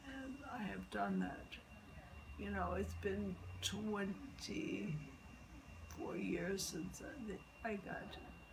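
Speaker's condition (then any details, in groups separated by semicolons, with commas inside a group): Multiple sclerosis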